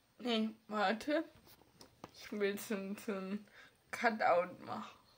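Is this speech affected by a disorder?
Yes: ataxia; ataxia affecting hands and fingers.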